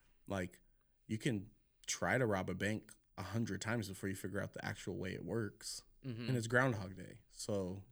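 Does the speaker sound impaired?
No.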